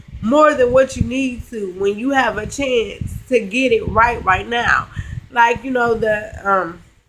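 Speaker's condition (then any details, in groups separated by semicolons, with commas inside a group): Cerebral palsy, spastic; now talking and breathing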